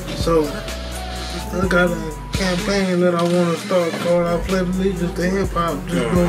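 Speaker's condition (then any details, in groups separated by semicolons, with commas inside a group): Cerebral palsy; spastic quadriplegic, birth brain bleed from forceps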